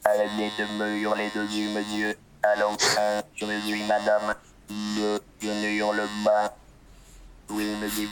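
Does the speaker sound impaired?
Yes: total pharyngolaryngectomy; first cancer 3 years ago, chemoradiotherapy, tracheal stenosis, second cancer, partial oesophagectomy, neck dissection; no natural voice, cannot shout or laugh, phone understood only by family, caregivers, lost in noise.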